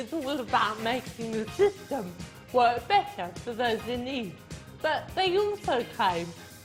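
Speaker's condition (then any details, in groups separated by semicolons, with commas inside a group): Cerebral palsy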